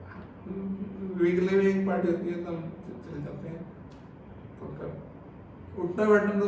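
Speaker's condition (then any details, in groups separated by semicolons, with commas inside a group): Cerebral palsy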